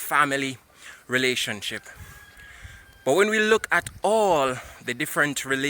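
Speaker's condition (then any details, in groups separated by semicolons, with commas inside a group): No condition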